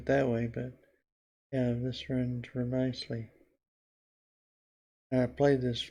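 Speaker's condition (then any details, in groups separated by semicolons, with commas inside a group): Parkinson's disease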